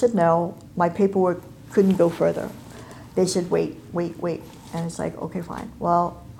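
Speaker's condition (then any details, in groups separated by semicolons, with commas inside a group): Cleft palate and cleft lip; congenital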